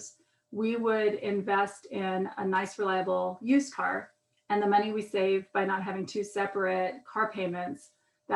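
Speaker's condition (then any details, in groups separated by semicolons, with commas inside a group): No condition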